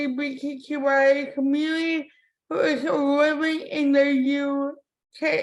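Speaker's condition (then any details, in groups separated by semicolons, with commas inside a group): Cerebral palsy; impaired speech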